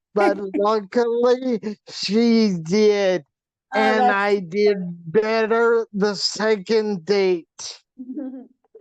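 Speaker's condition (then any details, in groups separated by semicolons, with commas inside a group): Facial paralysis from hydrocephalus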